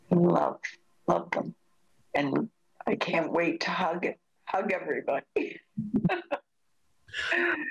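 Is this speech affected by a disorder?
Yes: aphasia after stroke; aphasia from stroke caused by stent, right arm and leg paralysis, walking regained through rehab; some years since stroke, difficulty with tasks using hands; affects ability to speak or process thoughts, thoughts reach mouth slowly.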